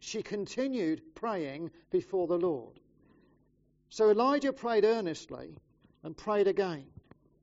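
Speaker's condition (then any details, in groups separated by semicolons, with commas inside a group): No condition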